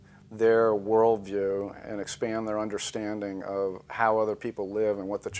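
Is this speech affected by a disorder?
No.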